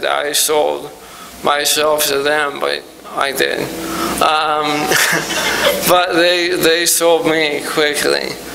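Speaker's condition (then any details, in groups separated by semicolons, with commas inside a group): ALS; recently diagnosed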